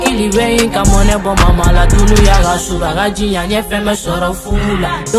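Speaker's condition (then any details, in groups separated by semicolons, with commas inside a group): No condition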